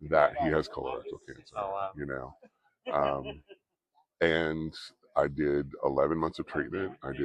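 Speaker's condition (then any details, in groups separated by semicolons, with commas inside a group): No condition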